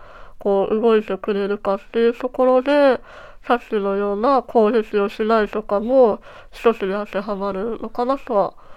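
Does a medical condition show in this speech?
Yes: Treacher Collins syndrome, cleft palate; congenital, underdeveloped cheekbones, jaw and facial bones, incompletely formed ears; may be hard to understand due to cleft palate.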